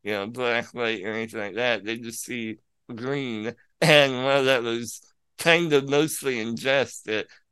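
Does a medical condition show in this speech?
Yes: spinal muscular atrophy; can be a little difficult to understand at times.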